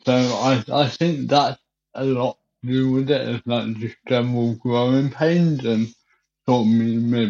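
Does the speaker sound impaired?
Yes: cerebral palsy; birth complications, breathing stopped, cesarean, incubator, walked fine until 5, then physiotherapy, walking frame, wheelchair.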